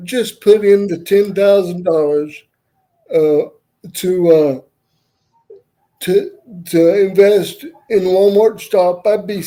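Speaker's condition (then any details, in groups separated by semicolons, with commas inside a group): Cerebral palsy; wheelchair user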